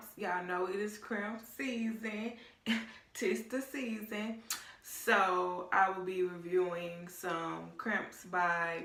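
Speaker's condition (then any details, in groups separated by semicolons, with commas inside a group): No condition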